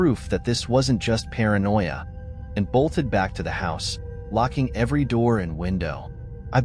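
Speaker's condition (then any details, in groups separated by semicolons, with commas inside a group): No condition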